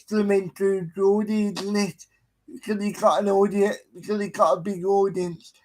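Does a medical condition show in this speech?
Yes: cerebral palsy.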